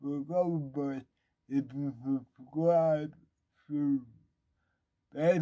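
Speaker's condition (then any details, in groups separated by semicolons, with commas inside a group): Cerebral palsy; more than 30 years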